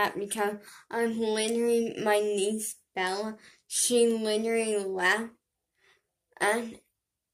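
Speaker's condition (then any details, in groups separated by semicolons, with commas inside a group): Brain injury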